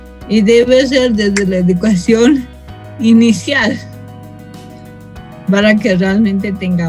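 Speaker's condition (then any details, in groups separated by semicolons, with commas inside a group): Cerebral palsy from birth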